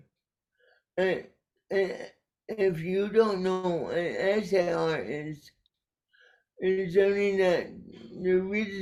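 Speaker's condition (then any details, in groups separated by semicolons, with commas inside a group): Cerebral palsy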